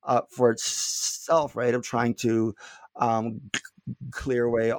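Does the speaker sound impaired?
Yes: stuttering; not stuttering much currently; little stuttering currently; here prolonged sounds, blocks.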